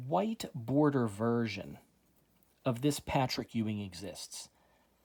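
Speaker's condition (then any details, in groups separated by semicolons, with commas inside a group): No condition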